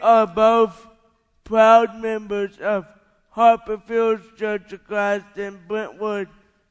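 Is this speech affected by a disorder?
Yes: cerebral palsy; lifelong.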